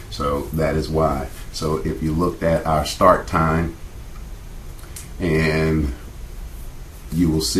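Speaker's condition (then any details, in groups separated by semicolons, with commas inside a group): No condition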